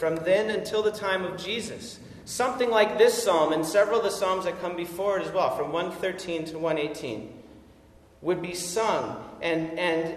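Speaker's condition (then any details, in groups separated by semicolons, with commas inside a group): No condition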